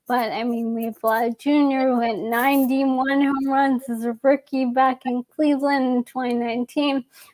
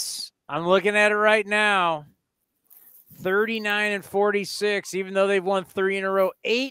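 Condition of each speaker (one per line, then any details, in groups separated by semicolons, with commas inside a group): ALS; young onset
No condition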